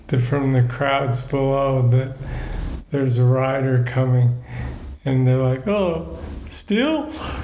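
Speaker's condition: Parkinson's disease; still cycling, balance problems, reduced control of body functions, tasks take much longer

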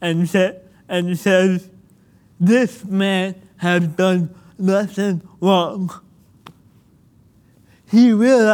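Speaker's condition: Cerebral palsy; more difficult when nervous

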